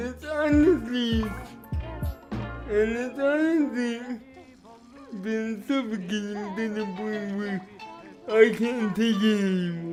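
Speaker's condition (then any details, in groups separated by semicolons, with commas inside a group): Cerebral palsy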